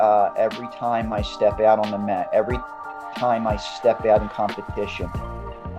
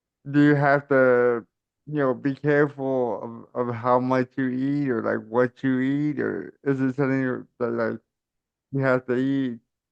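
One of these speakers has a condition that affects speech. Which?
The second: cerebral palsy; caused by stroke at birth.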